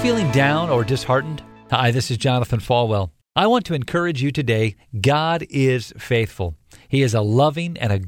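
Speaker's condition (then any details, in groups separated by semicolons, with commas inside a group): No condition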